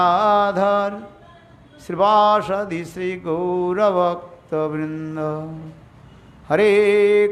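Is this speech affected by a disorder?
No.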